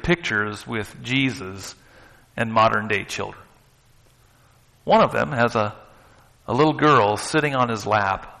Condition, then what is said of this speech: No condition.